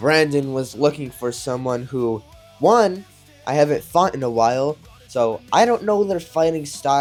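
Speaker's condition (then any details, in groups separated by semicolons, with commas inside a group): No condition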